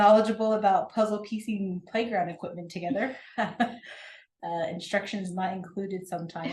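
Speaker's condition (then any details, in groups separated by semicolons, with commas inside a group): No condition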